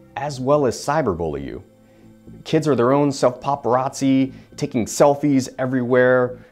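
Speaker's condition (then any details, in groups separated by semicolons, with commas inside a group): No condition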